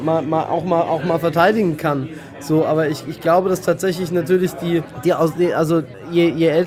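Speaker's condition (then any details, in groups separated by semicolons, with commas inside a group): Tourette syndrome; tics since about age six, small tics reportedly even earlier per grandmother; occasional small tics during recording; small tics may occur during speech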